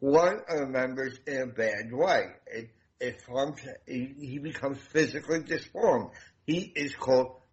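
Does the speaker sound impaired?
Yes: damaged voice box; voice box damaged by medic during hospital transport after fire rescue.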